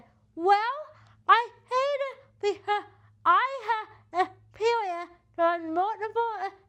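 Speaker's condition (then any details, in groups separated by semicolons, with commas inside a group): Cerebral palsy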